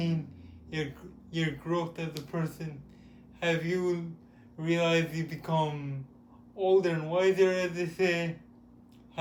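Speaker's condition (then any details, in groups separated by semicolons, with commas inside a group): Cerebral palsy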